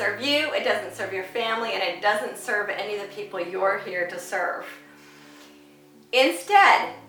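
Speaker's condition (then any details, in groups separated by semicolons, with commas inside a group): No condition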